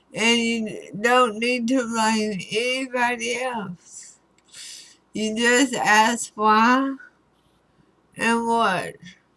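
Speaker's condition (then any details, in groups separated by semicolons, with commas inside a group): Throat cancer radiation damage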